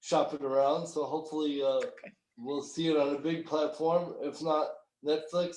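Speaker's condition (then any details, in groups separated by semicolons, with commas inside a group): Cerebral palsy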